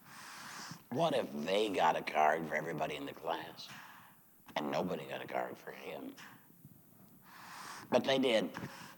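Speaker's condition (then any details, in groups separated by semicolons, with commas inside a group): Laryngectomy; says used to serve God with voice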